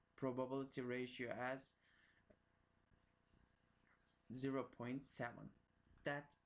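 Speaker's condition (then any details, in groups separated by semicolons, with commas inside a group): No condition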